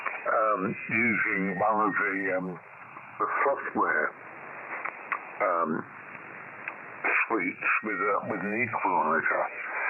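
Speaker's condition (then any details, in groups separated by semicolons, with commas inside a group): Mouth surgeries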